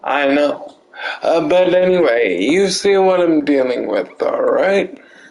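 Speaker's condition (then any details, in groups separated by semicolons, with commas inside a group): Cerebral palsy; limbs affected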